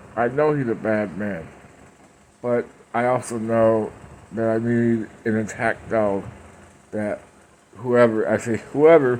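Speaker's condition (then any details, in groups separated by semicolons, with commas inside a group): Parkinson's; speech impediment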